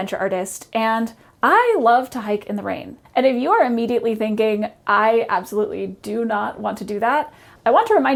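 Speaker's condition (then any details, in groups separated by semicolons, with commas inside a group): No condition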